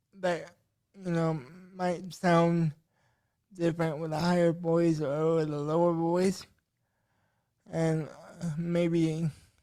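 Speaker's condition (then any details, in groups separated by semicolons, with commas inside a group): Cerebral palsy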